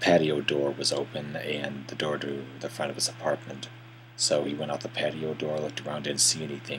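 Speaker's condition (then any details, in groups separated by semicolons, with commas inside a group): No condition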